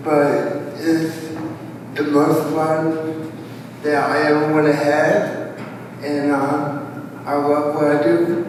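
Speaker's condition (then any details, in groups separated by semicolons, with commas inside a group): Cerebral palsy, spastic quadriplegia; all four limbs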